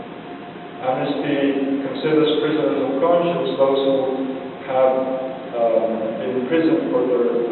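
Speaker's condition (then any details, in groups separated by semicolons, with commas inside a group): No condition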